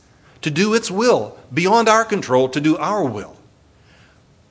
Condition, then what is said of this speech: No condition.